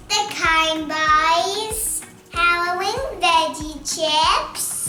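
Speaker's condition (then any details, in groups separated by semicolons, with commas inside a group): No condition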